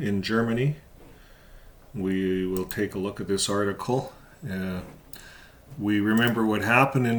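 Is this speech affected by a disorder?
No.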